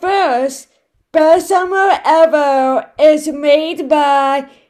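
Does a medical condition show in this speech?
Yes: cerebral palsy, right side; speech disability, predicted never to talk, first word around one year, speech therapy since age one.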